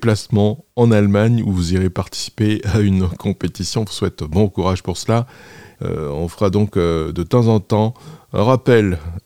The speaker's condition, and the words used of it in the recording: No condition.